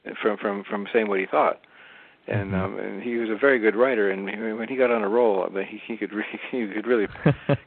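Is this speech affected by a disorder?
Yes: Parkinson's disease; some years before recording.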